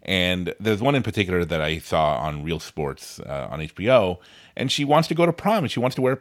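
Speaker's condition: No condition

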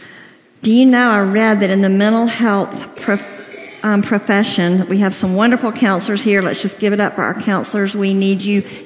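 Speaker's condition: Cleft lip and palate; congenital, severe, round-the-clock feeding in infancy, surgery once birth weight reached to enable eating and talking

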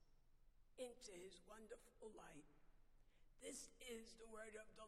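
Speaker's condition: Vocal dysphonia; still able to speak

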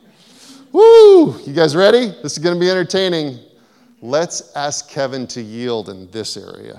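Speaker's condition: No condition

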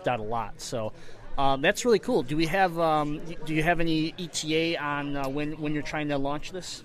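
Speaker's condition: Cleft palate; multiple surgeries in childhood

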